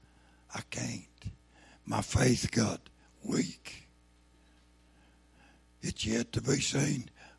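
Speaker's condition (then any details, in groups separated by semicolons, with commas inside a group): Throat cancer, lost vocal cord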